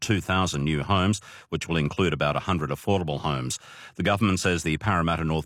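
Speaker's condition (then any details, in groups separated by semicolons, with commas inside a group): No condition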